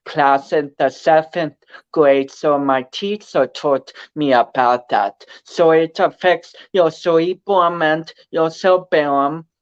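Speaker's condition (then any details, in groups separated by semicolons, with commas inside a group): Cerebral palsy; speech affected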